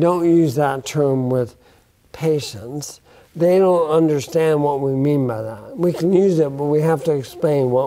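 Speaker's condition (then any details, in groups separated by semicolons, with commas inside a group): Bulbar onset ALS; affects speech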